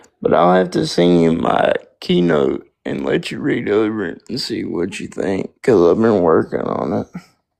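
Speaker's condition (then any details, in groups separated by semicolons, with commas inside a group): Spastic quadriplegic cerebral palsy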